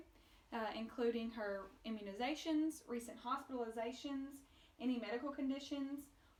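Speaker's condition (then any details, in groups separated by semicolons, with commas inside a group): No condition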